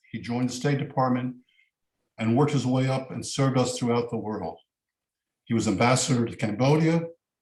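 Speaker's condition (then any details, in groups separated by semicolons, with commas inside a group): No condition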